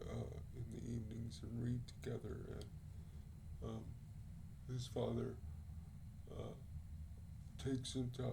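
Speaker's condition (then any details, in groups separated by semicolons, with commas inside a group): Cerebral palsy; speaks relatively well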